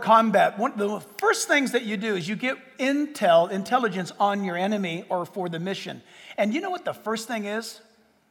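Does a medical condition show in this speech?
No.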